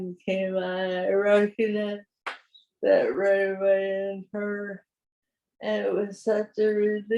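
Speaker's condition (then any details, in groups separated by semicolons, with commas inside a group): Parkinson's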